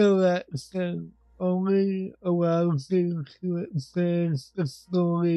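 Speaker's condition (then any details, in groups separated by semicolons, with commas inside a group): Cerebral palsy; affects voice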